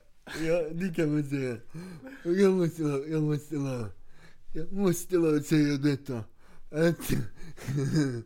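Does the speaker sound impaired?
Yes: cerebral palsy; once walked ten kilometres in one day without wheelchair.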